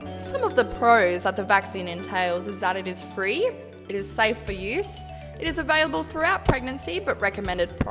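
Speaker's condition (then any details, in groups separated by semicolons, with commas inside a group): No condition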